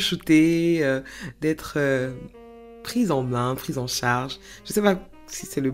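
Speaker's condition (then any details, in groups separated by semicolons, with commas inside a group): No condition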